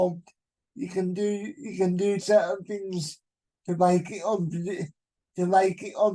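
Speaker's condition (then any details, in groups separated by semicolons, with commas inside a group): Cerebral palsy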